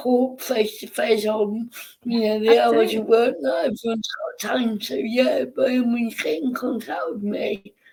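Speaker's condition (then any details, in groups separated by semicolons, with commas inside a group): Cerebral palsy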